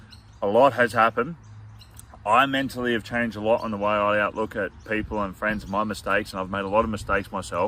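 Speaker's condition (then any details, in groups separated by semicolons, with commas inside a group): No condition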